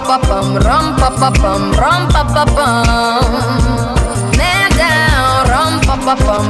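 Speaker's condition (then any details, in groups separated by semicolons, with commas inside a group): No condition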